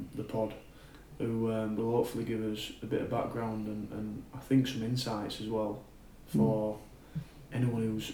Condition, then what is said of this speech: No condition.